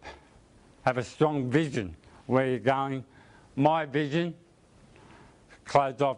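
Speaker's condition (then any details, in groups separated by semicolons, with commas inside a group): Motor neurone disease; progressive, terminal, onset in hands, spread up arms and across back; about 2 years since first symptoms, diagnosed after months of tests, no treatment or cure; voice affected, speech noticeably changed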